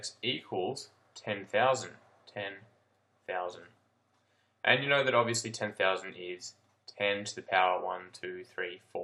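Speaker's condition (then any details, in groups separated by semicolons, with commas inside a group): No condition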